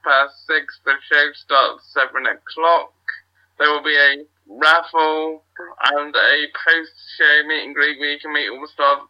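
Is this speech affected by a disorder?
Yes: cerebral palsy; wheelchair user.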